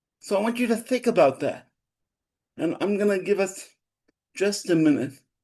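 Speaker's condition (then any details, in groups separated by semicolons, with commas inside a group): Cerebral palsy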